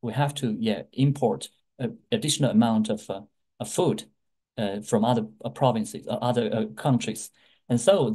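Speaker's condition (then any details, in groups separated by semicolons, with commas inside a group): No condition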